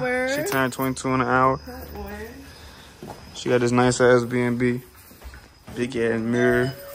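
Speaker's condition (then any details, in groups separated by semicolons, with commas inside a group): No condition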